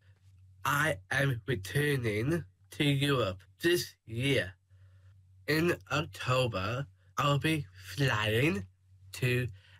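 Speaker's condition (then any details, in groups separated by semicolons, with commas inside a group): Down syndrome; age 21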